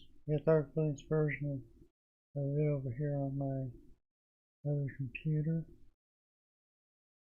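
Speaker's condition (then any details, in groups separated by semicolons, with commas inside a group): Parkinson's disease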